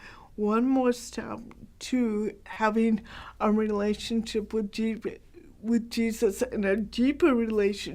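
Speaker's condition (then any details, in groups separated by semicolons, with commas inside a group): Cerebral palsy, mild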